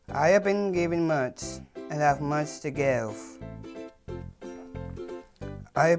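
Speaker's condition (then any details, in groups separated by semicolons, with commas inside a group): Down syndrome; trisomy 21, low muscle tone in every muscle, up to 30% more energy for activity, short arms and legs; speech really hard due to low muscle tone and tongue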